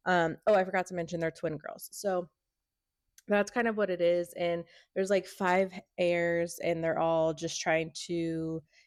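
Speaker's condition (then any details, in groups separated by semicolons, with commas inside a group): No condition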